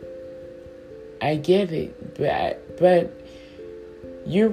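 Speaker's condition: Stroke with stutter; stutter now, linked by speaker to not sleeping

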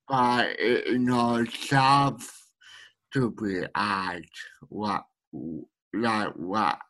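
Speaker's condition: Speech needing a translator; speech hard for others to understand

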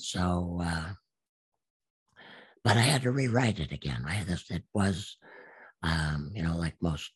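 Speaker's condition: Absent vocal cords; speech therapist saw no hope

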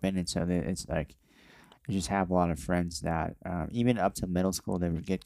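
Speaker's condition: Cleft lip and palate

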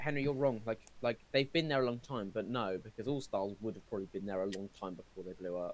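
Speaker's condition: No condition

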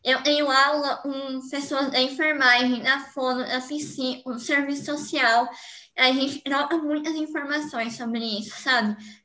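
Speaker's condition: Cleft lip and palate; long speech therapy

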